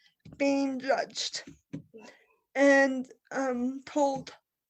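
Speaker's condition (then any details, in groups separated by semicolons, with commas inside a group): Cerebral palsy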